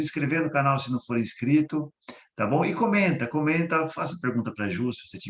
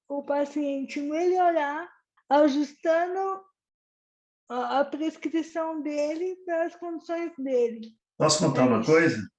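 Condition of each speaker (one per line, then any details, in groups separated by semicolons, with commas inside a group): No condition
Cerebral palsy; birth complications, premature, mainly lower limbs, partly upper limbs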